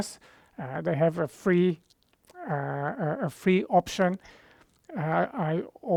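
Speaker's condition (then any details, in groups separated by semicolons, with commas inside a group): No condition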